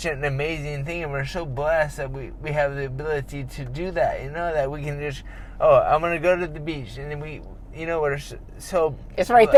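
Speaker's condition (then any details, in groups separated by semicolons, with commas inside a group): Traumatic brain injury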